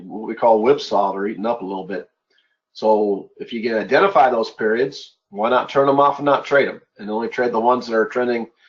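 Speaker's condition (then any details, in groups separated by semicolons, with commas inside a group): No condition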